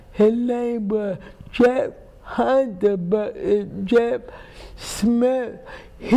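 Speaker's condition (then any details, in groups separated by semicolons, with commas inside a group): Cerebral palsy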